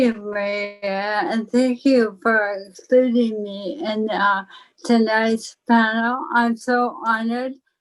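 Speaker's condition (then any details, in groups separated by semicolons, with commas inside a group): ALS; slight speech impairment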